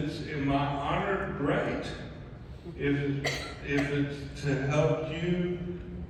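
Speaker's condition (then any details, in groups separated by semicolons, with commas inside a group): ALS; mainly right side and both legs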